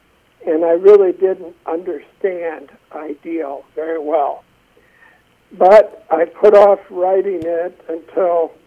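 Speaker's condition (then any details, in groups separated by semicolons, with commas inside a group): Essential tremor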